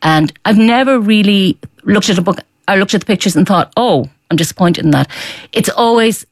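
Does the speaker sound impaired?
No.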